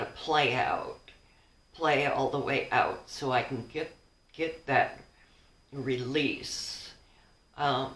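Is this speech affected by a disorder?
Yes: ALS; implanted port; weak cough, swallowing problems, throat spasms, voice starting to quiver.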